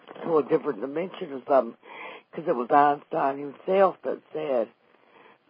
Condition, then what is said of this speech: Vocal cord paralysis. But after my stroke, one of my vocal cords was paralyzed, so I couldn't do that anymore.